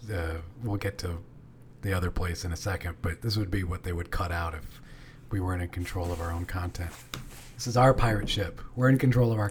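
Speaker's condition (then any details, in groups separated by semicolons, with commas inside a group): No condition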